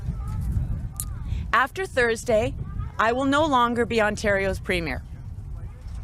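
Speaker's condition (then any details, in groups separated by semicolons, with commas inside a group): No condition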